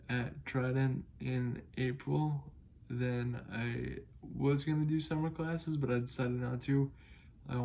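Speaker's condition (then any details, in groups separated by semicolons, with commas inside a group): Cerebral palsy; able to speak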